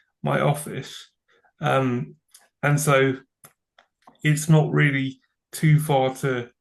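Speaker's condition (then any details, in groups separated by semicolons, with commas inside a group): Cerebral palsy; from birth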